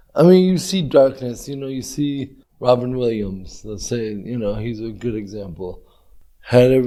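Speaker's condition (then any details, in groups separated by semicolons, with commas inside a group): Cerebral palsy; brain injury, present from birth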